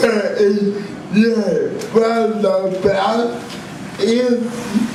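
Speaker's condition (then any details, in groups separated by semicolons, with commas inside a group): Cerebral palsy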